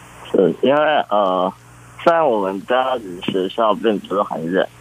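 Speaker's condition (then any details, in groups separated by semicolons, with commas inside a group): Congenital muscular dystrophy; present from birth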